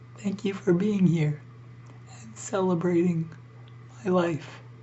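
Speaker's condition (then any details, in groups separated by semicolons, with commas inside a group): ALS; struggles to breathe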